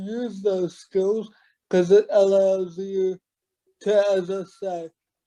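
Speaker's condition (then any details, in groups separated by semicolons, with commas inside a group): Cerebral palsy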